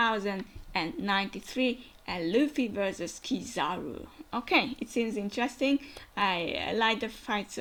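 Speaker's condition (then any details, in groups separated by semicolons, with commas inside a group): No condition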